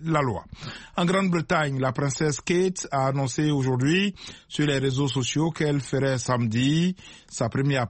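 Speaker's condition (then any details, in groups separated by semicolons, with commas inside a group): No condition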